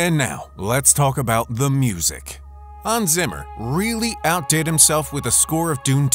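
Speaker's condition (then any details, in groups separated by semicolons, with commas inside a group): No condition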